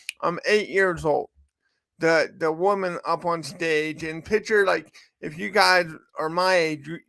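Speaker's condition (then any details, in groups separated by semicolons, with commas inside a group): Cerebral palsy; from birth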